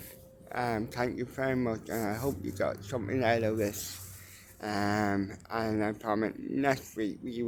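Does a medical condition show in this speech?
Yes: cerebral palsy; mild, ataxic type.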